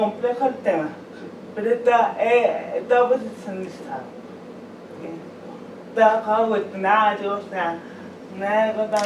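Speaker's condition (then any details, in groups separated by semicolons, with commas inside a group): Cerebral palsy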